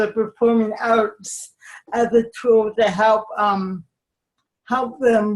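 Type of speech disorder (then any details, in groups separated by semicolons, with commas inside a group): Cerebral palsy, mild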